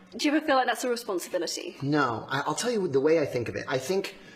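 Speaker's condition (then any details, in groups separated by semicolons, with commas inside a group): No condition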